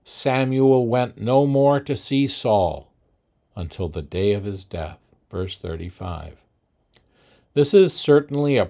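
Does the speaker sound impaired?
No.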